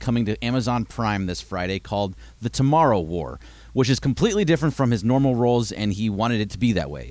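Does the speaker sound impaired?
No.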